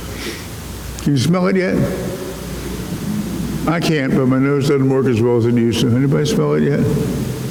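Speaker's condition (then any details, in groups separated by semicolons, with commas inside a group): No condition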